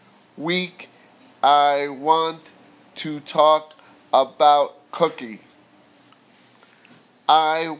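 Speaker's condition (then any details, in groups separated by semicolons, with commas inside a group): Aphasia after stroke; aphasia caused by stroke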